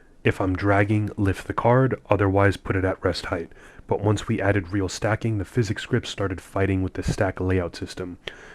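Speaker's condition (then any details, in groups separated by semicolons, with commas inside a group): No condition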